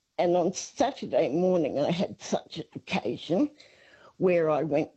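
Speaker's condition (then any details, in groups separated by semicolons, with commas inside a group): Parkinson's; hands slower than brain, uses wheelie walker, past hospital stays; voice sometimes does not hold up, brain sometimes steals words, mixes up names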